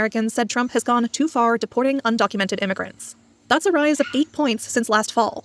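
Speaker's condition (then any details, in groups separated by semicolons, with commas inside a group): No condition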